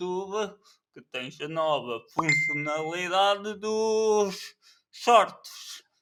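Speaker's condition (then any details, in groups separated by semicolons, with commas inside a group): Cerebral palsy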